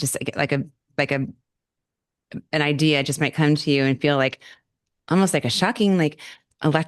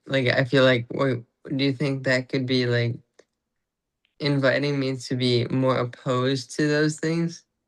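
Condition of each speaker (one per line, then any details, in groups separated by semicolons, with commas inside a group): No condition
Traumatic brain injury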